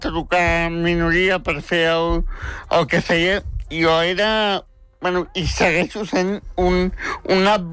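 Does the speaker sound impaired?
Yes: spastic tetraplegic cerebral palsy; from birth, twin embryo died in complex pregnancy, premature, wheelchair user, much physiotherapy; very talkative since age 3, worked hard to make people understand speech.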